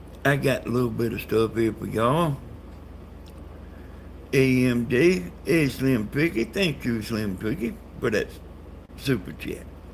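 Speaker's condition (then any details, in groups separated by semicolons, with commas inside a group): Brain bleed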